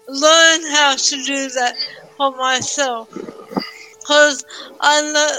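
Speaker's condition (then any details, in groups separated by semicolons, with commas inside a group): Cerebral palsy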